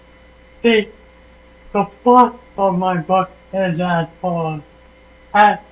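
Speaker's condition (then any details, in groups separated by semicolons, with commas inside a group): Traumatic brain injury; had tracheostomy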